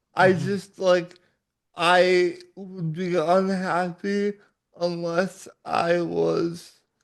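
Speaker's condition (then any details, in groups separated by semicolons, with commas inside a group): Cerebral palsy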